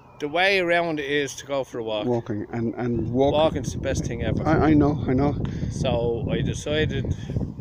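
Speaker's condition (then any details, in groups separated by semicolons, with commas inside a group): No condition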